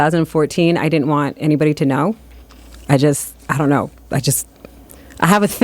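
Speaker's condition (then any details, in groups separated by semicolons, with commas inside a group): No condition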